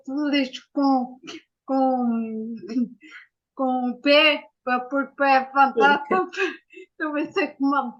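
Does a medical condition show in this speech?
Yes: ataxia; acquired, brain injury.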